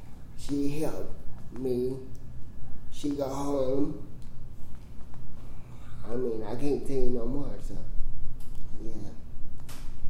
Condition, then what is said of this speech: Cerebral palsy. And so with his disability, with his cerebral palsy, it prevents him from, like, flowing.